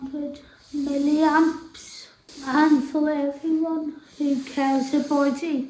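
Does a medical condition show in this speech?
Yes: tracheostomy and ventilator dependent; paralysed from neck down.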